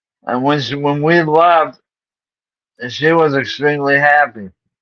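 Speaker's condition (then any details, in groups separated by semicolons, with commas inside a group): ALS; diagnosed about a month ago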